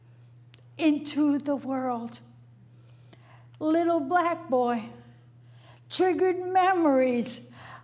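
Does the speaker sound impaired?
Yes: stroke; right arm and hand paralyzed, memory and speech critically affected; about 14 years since onset, speech slowly regained after over 6 years; over 6 years unable to speak, read or write, struggled to recite with effortful breath.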